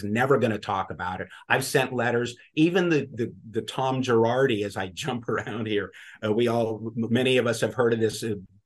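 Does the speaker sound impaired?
No.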